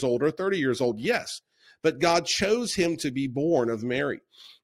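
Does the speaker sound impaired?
No.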